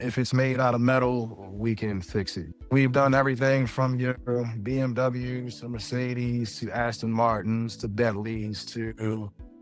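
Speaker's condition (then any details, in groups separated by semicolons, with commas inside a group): No condition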